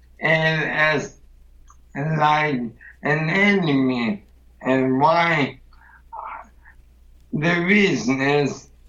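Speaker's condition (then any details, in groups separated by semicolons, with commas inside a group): ALS; sounds drunk to strangers, voice weakened and more bubbling since Camino, wife Steffi helps explain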